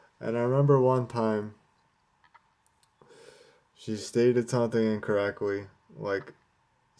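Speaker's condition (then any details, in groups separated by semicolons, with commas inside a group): Cerebral palsy, spastic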